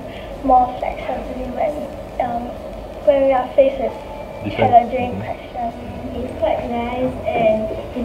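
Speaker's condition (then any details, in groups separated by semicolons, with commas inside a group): No condition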